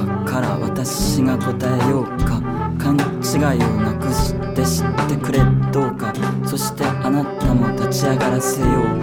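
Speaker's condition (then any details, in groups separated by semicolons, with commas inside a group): No condition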